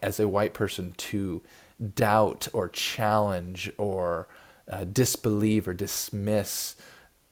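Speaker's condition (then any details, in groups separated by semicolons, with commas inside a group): No condition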